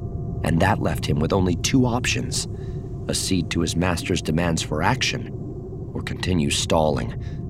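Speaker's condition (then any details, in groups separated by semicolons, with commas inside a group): No condition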